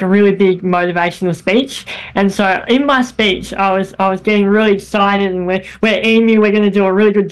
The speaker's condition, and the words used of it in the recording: Cleft palate. But I'm so incredible to see how far I've come with my speech.